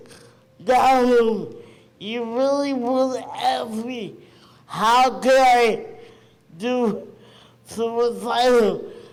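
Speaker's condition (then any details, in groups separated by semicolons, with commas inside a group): Cerebral palsy; present from birth, premature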